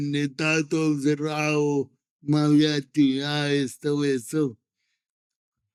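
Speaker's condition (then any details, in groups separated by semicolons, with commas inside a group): Cerebral palsy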